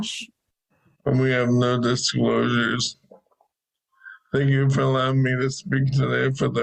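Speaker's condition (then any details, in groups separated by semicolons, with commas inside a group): ALS; onset left hand weakness, fasciculations, cramping, speech affected; about 4 years since diagnosis, stem cell treatment, walks with assistance; early slurred speech, choking on thin liquids, now clear, breathing strong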